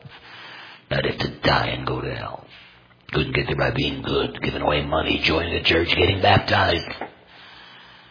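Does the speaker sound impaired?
Yes: total laryngectomy; complete laryngectomy for larynx cancer, voice prosthesis.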